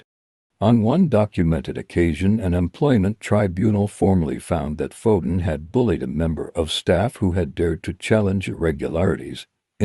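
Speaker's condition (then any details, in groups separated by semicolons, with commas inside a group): No condition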